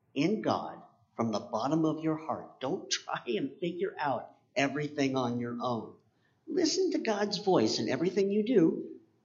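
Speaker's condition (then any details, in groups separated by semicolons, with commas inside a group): Cleft palate; congenital cleft palate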